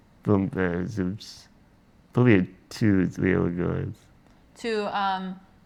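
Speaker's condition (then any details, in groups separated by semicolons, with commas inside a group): Spinal muscular atrophy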